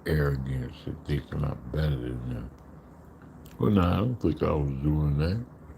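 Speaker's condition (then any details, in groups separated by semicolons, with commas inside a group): Slurred speech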